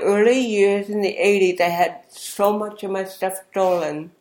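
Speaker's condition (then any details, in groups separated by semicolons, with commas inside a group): Cerebral palsy; hearing impaired, CP preschool in Long Beach from 18 months, childhood physical, occupational, speech therapy; very slurred speech as a child from cerebral palsy plus hearing impairment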